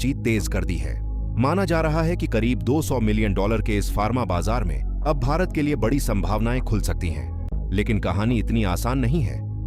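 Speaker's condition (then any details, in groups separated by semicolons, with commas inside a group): No condition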